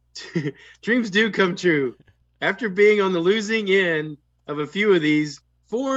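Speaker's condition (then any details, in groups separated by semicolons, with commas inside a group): No condition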